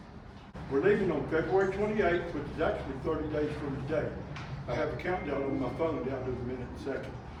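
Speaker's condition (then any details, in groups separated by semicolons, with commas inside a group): No condition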